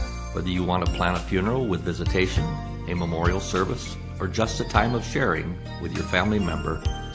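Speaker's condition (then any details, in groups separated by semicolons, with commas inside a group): No condition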